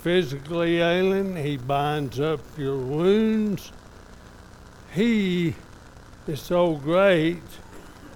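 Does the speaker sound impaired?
Yes: ALS; somewhat affected, evident today.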